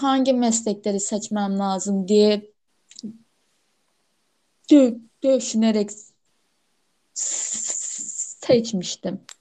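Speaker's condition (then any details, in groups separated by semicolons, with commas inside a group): Stuttering; frequent sound and part-word repetitions, repeated initial syllables, filler sounds; repeated sounds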